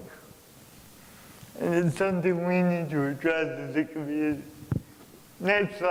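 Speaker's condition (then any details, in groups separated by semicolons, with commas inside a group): Cerebral palsy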